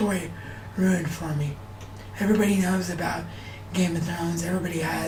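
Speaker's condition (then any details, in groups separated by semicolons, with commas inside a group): Cerebral palsy; wheelchair bound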